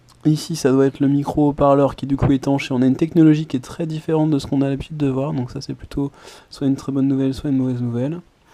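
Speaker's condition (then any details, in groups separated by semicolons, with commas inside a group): No condition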